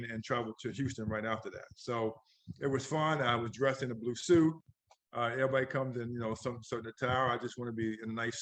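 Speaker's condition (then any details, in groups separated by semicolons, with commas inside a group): No condition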